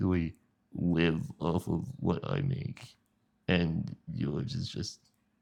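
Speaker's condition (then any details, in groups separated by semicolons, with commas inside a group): Spinal muscular atrophy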